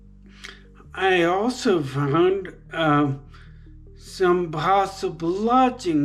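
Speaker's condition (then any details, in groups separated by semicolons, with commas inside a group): Traumatic brain injury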